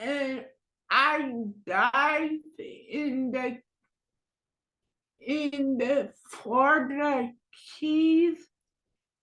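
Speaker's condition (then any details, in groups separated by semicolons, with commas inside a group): Cerebral palsy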